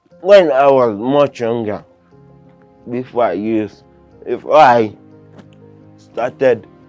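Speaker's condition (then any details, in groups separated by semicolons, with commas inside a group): Cerebral palsy, severe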